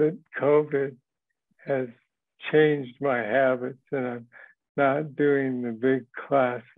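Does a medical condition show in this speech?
Yes: Parkinson's disease.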